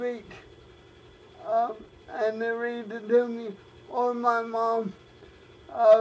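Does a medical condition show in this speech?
Yes: cerebral palsy, spastic, mild.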